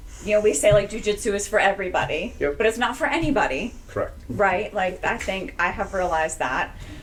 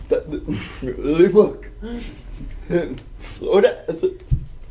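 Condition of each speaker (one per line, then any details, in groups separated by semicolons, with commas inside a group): No condition
Cerebral palsy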